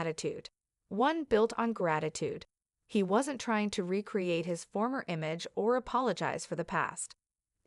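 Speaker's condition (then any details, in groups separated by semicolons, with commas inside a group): No condition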